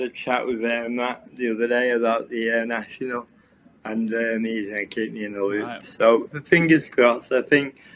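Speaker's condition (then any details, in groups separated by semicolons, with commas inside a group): Cerebral palsy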